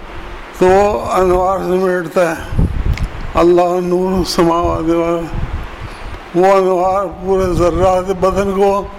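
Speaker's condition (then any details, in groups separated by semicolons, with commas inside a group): Difficulty speaking; self-reported difficulty speaking, keeps remarks brief, asks listeners to infer much from little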